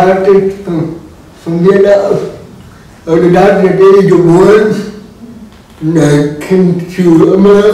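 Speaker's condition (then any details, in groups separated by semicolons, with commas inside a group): Cerebral palsy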